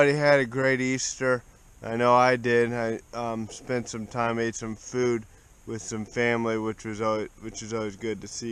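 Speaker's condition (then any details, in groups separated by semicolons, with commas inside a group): Cerebral palsy; spastic, affects walking and legs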